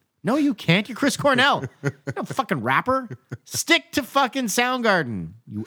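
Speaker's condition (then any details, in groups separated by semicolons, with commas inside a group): No condition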